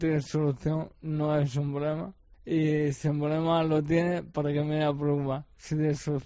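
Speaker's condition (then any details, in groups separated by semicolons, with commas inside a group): ALS; degenerative muscle disease, first sign was shoulder pain while practicing judo at his club; facial and mouth muscles affected; speaking somewhat difficult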